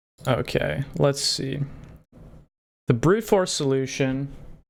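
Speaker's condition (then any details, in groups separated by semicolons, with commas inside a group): No condition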